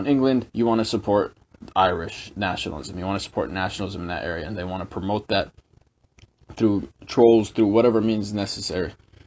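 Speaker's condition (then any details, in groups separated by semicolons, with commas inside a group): No condition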